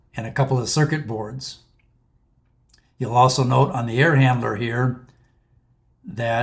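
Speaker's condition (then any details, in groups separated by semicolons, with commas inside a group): No condition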